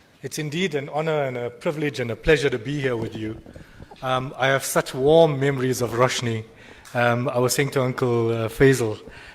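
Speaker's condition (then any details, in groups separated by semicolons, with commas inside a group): No condition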